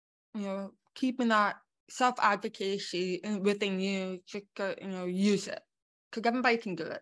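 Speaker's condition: Born deaf; congenital deafness

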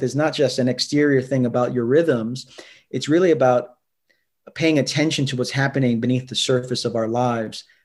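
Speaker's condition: No condition

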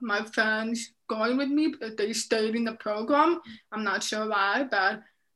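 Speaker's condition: Deafness, profound, severe; FM system

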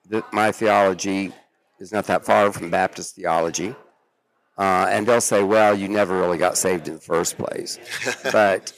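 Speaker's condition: No condition

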